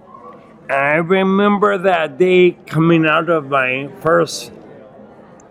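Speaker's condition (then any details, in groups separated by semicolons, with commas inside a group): Acquired ataxia with dysarthria, acquired; Lance-Adams syndrome; gets winded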